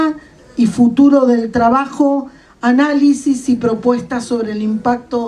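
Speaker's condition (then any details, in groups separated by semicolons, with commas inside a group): No condition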